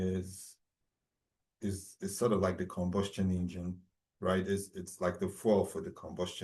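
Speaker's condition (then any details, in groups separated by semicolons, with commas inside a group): No condition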